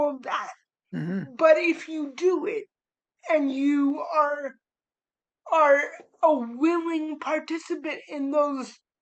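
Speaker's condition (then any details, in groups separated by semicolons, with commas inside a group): Cerebral palsy; spastic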